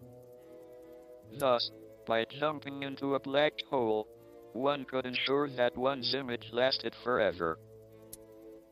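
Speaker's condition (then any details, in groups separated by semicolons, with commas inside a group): ALS, speech-generating device; diagnosed shortly after 21st birthday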